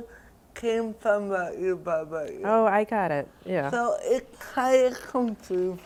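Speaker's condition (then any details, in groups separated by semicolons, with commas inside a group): Cerebral palsy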